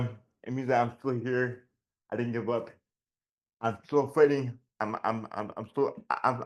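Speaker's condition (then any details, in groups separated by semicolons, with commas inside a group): Generalized dystonia; generalized, childhood onset; since childhood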